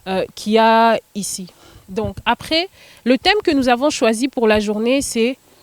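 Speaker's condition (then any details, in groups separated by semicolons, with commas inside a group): No condition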